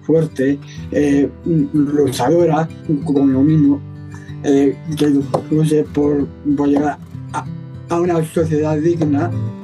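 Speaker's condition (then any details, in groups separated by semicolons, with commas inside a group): Down syndrome; Down syndrome from birth, genetic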